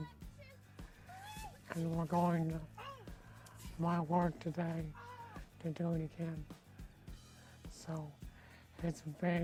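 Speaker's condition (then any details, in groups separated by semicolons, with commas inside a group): ALS; onset in one leg; about three years since diagnosis, limited mobility, cannot drive; speech limited as disease progressed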